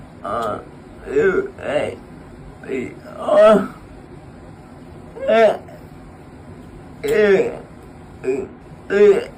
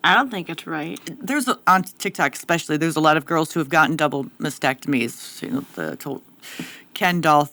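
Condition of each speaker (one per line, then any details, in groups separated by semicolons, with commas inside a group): Cerebral palsy; appears nonverbal, says single words
No condition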